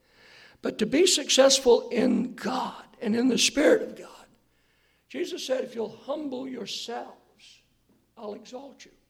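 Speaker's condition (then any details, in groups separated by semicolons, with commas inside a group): Hoarseness after vocal cord surgery; not smooth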